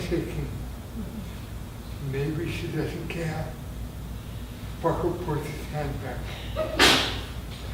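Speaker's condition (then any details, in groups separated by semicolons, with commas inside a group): Traumatic brain injury; near-fatal injury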